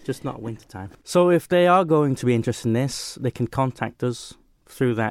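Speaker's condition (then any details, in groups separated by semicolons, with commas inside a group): No condition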